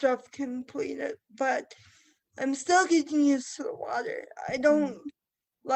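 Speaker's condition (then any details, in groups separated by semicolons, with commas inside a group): Cerebral palsy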